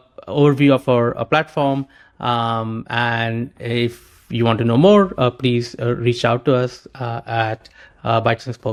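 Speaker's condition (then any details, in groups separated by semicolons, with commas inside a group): No condition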